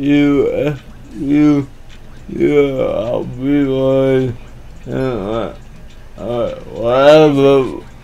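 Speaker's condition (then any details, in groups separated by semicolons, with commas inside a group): Cerebral palsy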